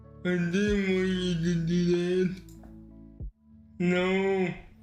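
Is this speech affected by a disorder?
Yes: cerebral palsy.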